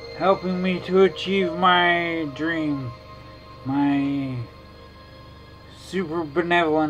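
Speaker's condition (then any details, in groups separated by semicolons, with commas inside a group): Traumatic brain injury; right-side head impact, left side spastic and uncoordinated, right milder; had speech therapy, speech hard to improve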